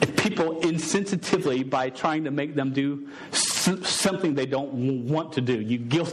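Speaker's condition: Stuttering; says words would come out all wrong and different if he tried witnessing speech; repeated sounds, blocks

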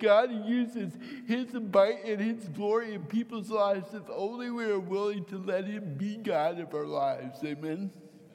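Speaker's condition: Cerebral palsy, mild; must preface phone calls with strangers

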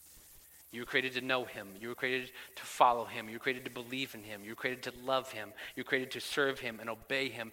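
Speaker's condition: No condition

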